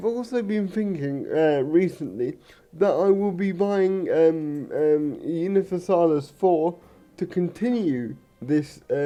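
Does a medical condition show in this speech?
Yes: cerebral palsy.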